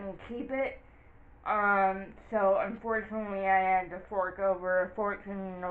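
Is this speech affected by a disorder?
Yes: cerebral palsy.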